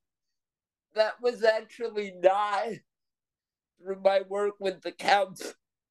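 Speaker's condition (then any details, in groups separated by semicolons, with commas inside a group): Cerebral palsy; power wheelchair since age five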